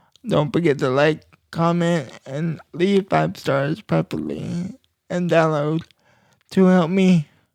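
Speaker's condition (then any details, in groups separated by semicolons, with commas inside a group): Cerebral palsy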